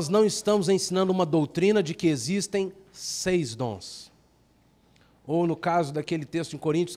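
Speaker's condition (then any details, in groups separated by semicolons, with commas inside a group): No condition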